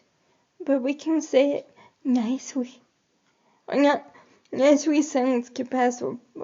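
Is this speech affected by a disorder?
Yes: cerebral palsy; able to articulate and speak.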